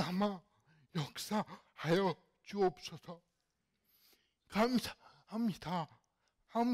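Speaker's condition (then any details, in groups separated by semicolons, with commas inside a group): Cerebral palsy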